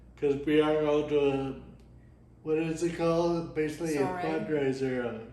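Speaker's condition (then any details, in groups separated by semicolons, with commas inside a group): Friedreich's ataxia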